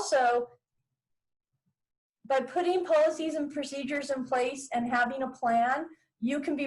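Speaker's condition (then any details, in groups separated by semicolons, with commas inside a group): No condition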